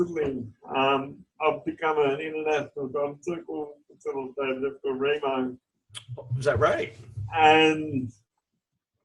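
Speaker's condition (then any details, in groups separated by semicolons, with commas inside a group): Cerebral palsy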